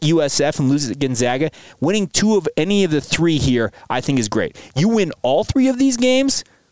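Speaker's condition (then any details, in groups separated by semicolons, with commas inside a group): No condition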